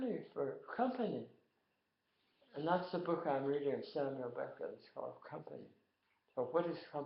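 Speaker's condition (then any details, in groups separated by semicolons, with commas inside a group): Tongue cancer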